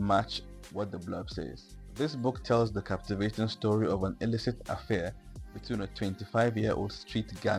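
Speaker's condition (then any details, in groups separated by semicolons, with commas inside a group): No condition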